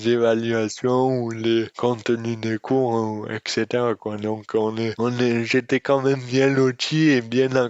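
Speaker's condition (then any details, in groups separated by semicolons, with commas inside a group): Dystonia; speech disorder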